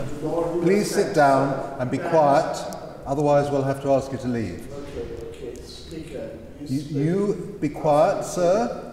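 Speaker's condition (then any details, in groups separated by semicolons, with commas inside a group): No condition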